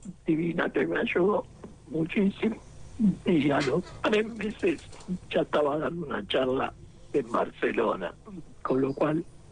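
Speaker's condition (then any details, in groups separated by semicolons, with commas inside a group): Laryngectomy, esophageal speech; very hard to relearn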